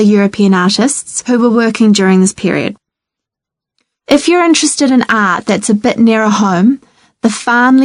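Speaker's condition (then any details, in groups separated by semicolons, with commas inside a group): No condition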